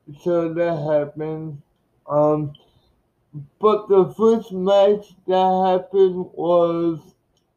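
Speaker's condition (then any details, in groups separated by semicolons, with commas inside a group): Cerebral palsy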